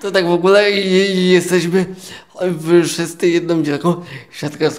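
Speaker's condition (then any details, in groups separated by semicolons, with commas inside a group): Cerebral palsy, quadriplegic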